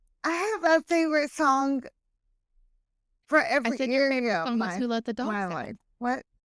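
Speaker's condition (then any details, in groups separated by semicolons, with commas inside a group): Hemiplegic cerebral palsy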